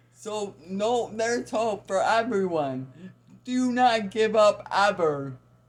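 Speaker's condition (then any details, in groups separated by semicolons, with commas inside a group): Multiple sclerosis; heavy medication; sounds unusual due to breathing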